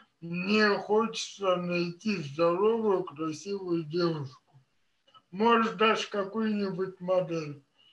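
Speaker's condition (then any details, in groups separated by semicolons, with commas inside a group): Cerebral palsy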